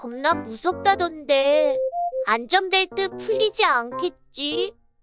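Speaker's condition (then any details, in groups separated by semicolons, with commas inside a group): No condition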